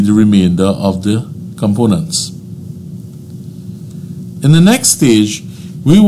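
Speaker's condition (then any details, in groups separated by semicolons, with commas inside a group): No condition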